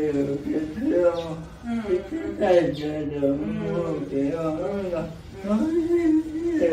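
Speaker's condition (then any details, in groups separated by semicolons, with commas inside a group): Cerebral palsy; severe, uses a wheelchair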